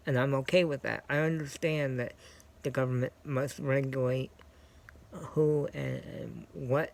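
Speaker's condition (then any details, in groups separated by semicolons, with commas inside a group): Cerebral palsy; scoliosis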